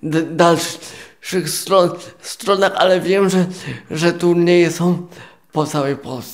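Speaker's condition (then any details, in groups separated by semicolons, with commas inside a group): Cerebral palsy, quadriplegic; four-limb involvement, born premature at seven months, six weeks in incubator, wheelchair user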